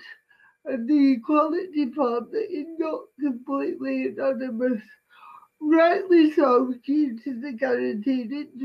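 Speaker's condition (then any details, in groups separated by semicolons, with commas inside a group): Cerebral palsy; speech impediment, speaks slowly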